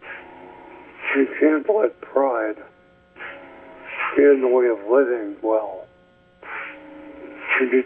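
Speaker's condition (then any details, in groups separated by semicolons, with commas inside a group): ALS; speech getting worse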